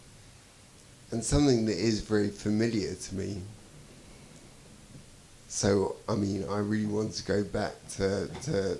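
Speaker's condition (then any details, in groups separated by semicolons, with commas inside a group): Traumatic brain injury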